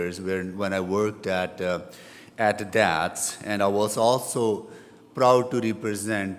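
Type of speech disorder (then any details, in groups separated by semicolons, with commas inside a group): None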